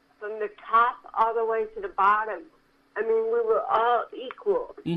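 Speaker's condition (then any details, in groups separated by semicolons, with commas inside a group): Cerebral palsy; from birth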